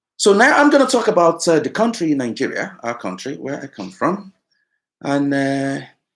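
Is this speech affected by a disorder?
No.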